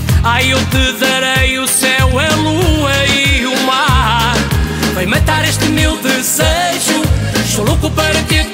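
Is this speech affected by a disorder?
No.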